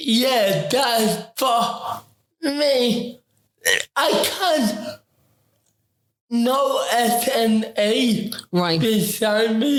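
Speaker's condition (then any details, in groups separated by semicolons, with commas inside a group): Ataxic cerebral palsy; affects talking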